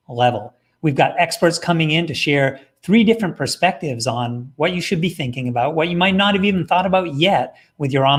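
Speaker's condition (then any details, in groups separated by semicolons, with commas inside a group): No condition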